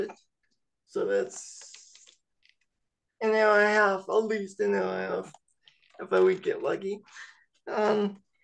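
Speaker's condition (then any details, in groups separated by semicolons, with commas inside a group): Cerebral palsy; needs transfer help, bed-bound without supports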